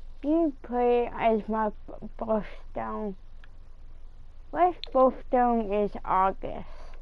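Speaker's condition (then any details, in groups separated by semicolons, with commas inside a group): Cerebral palsy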